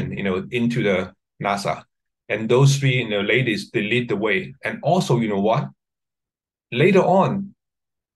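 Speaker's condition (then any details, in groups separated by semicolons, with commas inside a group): No condition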